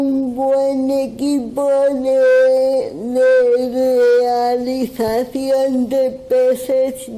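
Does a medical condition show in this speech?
Yes: cerebral palsy.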